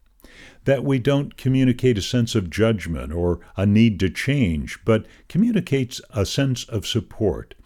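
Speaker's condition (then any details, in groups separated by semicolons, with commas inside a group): No condition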